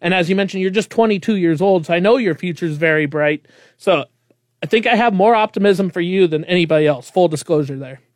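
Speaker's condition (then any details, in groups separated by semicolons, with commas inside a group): No condition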